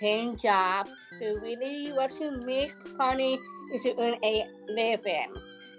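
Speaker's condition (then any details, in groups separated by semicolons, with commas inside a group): Down syndrome; present from birth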